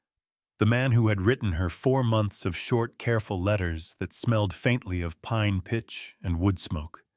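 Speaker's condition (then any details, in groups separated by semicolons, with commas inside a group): No condition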